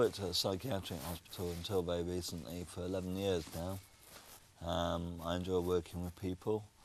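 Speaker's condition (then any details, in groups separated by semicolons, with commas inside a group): Cerebral palsy; speech defect since childhood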